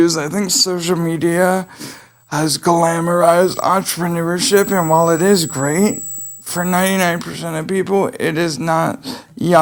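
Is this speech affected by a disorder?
Yes: cerebral palsy; able to speak.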